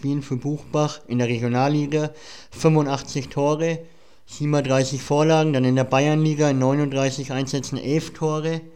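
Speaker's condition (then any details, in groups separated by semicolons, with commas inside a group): Cleft palate; speech impediment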